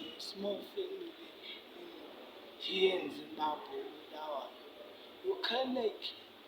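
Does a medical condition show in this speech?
Yes: cerebral palsy; affects speech and hands.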